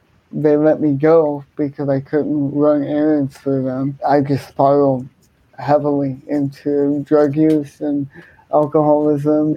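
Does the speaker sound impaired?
Yes: cerebral palsy, hemiplegia; speech impediment, had to step up speech.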